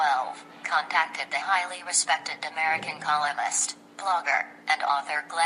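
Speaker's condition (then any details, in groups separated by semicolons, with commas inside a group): No condition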